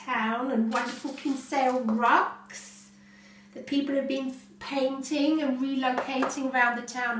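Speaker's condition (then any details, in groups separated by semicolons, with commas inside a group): No condition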